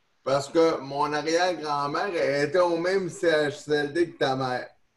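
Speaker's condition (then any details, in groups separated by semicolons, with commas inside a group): Neonatal cerebral palsy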